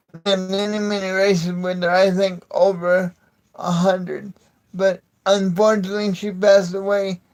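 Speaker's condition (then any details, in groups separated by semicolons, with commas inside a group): Cerebral palsy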